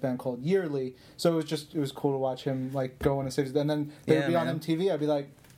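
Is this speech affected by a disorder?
No.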